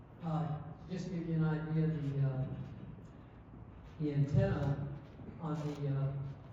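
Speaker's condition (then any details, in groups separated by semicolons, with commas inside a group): No condition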